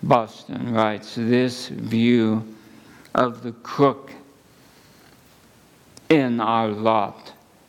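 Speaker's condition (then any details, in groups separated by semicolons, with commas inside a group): ALS; under neurologist care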